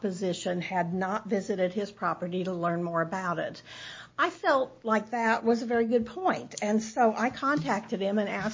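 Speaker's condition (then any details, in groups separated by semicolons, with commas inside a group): No condition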